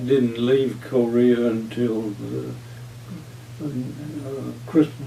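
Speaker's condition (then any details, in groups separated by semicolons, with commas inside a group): Parkinson's disease; about two years since onset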